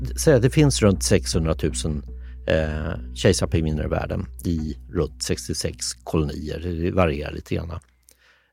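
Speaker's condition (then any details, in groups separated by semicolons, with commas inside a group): No condition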